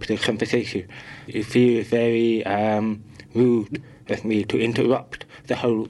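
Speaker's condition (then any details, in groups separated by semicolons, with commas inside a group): Profoundly deaf, born profoundly deaf; congenital profound deafness, present since birth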